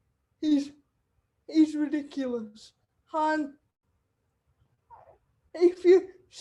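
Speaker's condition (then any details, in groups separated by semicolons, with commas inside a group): Cerebral palsy; wheelchair user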